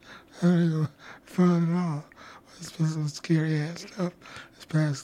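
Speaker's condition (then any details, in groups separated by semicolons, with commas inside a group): Dysphonia; dysphonia most of adult life, big hole in throat; recently diagnosed by specialists at Wash U in St. Louis, scary voice trouble past 24 months; voice gets quieter the more spoken, voice drops off, hard to hear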